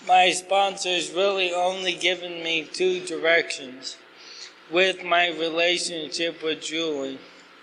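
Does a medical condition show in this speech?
Yes: ALS.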